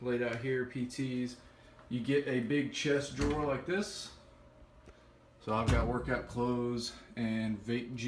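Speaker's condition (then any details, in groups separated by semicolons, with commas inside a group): No condition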